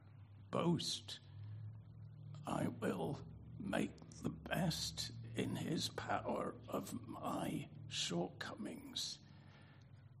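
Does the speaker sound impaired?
Yes: spasmodic dysphonia; spastic dysphonia, spasmodic dystonia subtype.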